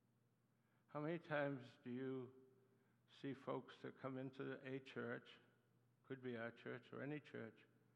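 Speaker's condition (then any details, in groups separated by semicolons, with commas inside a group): Parkinson's disease; Parkinson's attacks muscles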